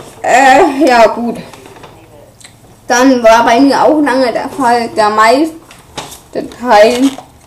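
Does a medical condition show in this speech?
Yes: infantile cerebral palsy.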